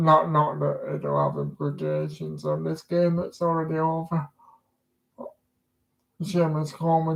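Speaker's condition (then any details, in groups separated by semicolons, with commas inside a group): Cerebral palsy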